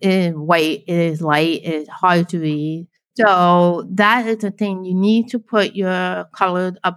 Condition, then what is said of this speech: Deafness. And this confuses so many people because they're like, but you can speak and you look like you can see.